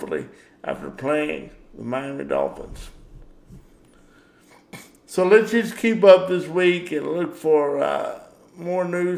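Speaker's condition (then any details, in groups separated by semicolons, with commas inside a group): Cerebral palsy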